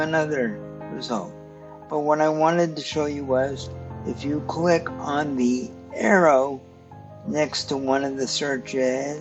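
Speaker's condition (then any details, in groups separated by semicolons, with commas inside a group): Cerebral palsy; stiff muscles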